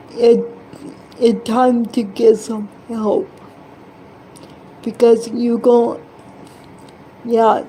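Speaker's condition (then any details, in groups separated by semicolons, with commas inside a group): Cerebral palsy; affects hand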